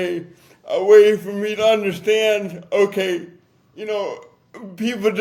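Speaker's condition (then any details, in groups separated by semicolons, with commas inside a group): Cerebral palsy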